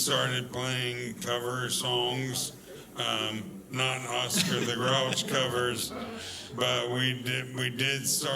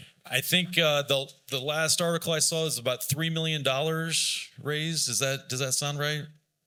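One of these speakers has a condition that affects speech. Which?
The first: ALS; almost three years since diagnosis, slow progression, balance and speed worsening.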